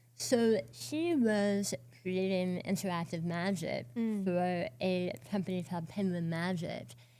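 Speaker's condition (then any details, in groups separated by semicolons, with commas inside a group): Oral cancer, partial glossectomy; half tongue replaced with leg flap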